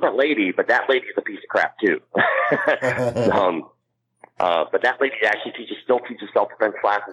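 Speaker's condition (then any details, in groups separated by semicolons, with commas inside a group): Cleft palate; cannot clear ear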